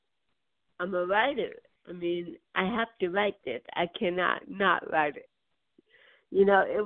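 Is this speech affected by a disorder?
Yes: cerebral palsy; birth onset.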